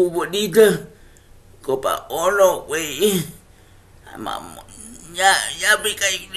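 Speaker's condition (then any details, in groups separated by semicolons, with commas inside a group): Cerebral palsy; uses wheelchair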